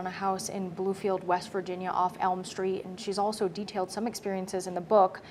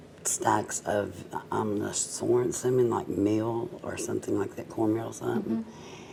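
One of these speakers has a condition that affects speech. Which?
The second: cerebral palsy, mild; cerebral palsy from birth, physical form.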